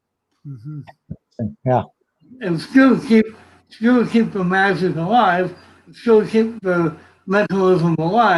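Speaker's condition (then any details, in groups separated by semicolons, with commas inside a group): Cerebral palsy; from birth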